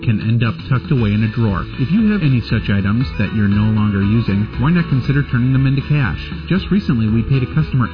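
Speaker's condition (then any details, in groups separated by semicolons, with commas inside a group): No condition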